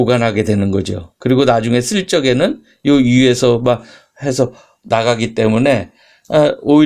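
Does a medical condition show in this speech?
No.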